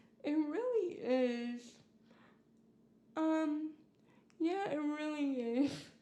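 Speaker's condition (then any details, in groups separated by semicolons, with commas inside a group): Cerebral palsy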